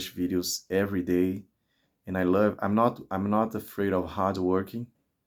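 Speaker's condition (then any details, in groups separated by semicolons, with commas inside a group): No condition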